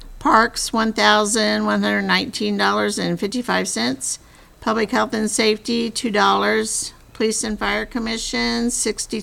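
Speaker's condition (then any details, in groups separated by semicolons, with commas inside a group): No condition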